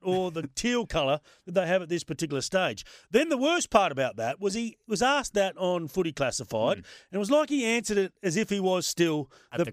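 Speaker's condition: No condition

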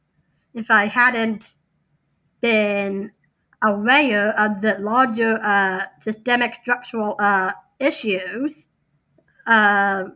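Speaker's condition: Down syndrome

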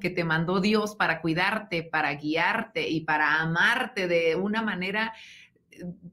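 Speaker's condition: No condition

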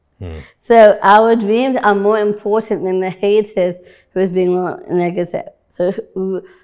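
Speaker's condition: Down syndrome

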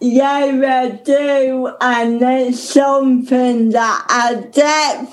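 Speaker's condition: Ataxic cerebral palsy; stuck during delivery

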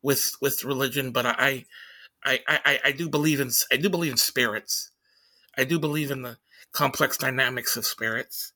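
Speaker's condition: Stutter; repeated words, blocks

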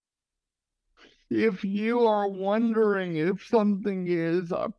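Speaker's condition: Cerebral palsy

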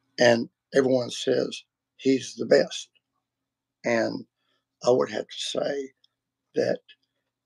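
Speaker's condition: Vocal cord surgery; multiple vocal cord surgeries

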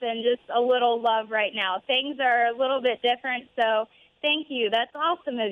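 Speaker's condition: No condition

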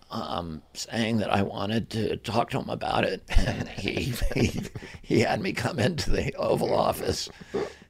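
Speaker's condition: Spasmodic dystonia; voice affected

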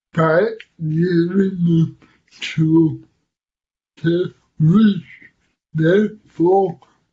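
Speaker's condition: Cerebral palsy; intellect unaffected

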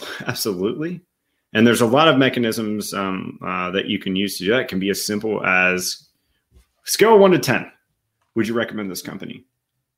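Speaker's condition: No condition

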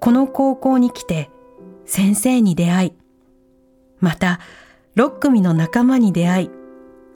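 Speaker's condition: No condition

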